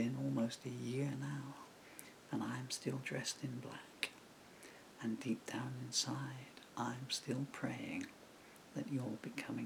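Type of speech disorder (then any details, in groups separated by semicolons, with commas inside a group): Severe bulbar dysarthria; progressive bulbar palsy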